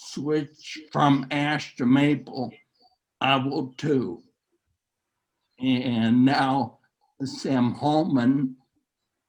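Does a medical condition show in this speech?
Yes: neurological disease.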